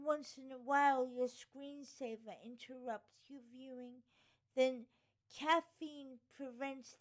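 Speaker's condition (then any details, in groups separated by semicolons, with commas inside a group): Cerebral palsy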